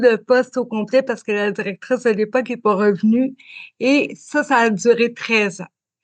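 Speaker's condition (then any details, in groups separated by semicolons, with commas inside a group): Cerebral palsy; spastic diplegic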